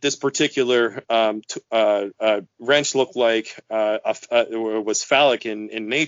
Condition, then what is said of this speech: Stuttering. This was the same guy that also pretty much made a student mockery of my my stuttering, which again is a ongoing process for me.